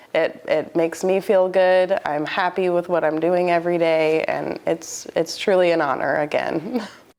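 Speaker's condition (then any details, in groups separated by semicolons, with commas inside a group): No condition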